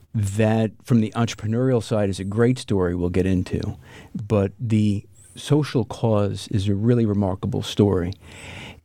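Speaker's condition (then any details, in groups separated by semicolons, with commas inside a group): No condition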